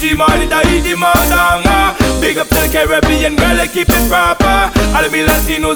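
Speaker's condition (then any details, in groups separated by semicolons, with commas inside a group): No condition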